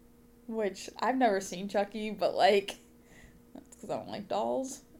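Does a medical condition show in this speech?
No.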